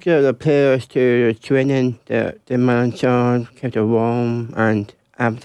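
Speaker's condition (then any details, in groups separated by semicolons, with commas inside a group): Down syndrome; congenital, lifelong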